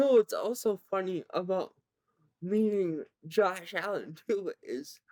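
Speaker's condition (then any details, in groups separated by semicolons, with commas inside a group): Cerebral palsy; present from birth, severe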